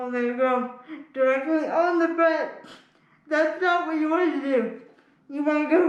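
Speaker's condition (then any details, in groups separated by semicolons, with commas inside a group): Spastic cerebral palsy; uses wheelchair; can speak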